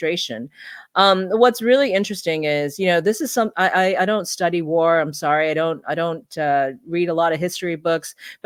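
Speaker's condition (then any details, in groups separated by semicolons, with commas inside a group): No condition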